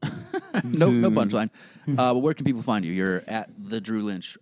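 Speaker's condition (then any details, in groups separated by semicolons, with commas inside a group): No condition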